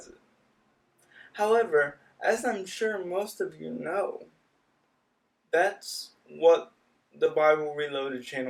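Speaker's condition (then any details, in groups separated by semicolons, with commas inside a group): Cerebral palsy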